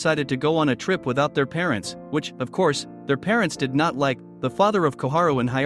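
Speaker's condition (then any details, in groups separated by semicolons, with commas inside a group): No condition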